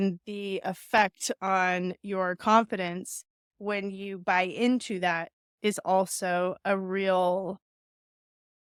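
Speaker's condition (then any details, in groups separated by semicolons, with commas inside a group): No condition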